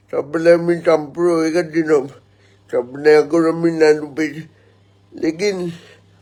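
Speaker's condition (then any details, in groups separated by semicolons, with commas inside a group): Cerebral palsy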